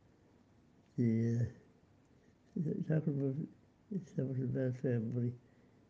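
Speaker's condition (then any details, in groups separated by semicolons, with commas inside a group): Cerebral palsy; congenital, unable to climb stairs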